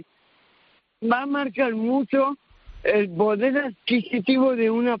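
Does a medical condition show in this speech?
Yes: cerebral palsy; diagnosed years later after MRI.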